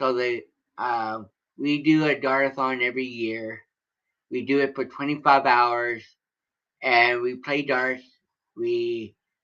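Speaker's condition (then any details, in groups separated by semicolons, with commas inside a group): Cerebral palsy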